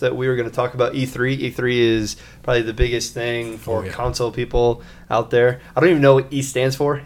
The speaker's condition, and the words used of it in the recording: None; typical speech.